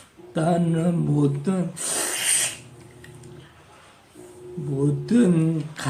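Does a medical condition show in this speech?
Yes: Parkinson's disease.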